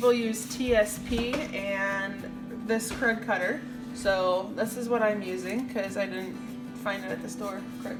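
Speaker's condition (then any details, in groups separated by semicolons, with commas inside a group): No condition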